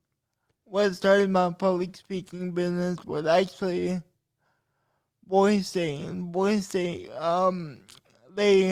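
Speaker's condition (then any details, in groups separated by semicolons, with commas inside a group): Cerebral palsy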